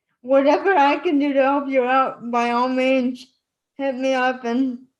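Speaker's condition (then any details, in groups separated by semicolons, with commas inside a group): Spastic cerebral palsy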